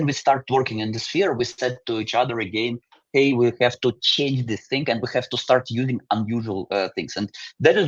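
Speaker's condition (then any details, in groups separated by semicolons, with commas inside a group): No condition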